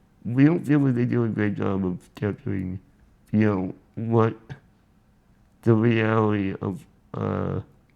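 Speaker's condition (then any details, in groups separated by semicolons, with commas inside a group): Spinal muscular atrophy; neuromuscular disability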